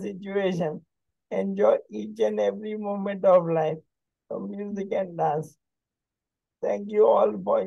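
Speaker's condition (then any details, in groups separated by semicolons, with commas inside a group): ALS; onset right index finger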